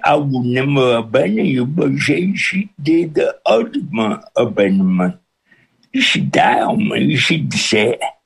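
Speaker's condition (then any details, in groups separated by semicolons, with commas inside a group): Cerebral palsy with speech impediment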